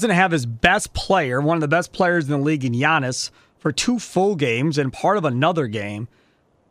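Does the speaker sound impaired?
No.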